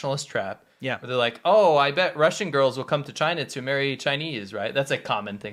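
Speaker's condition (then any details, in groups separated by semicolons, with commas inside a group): No condition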